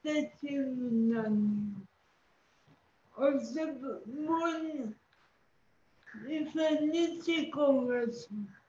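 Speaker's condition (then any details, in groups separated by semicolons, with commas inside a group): Cerebral palsy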